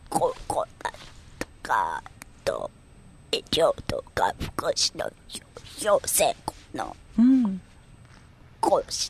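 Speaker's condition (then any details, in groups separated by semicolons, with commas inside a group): Myasthenia gravis; ventilator since age 26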